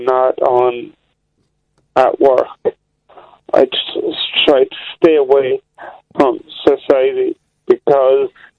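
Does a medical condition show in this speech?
Yes: slurred speech, mild; slurred speech since fall from two-story window at age three; slightly slurred speech, understandable, communicating well, well-paced conversation per host.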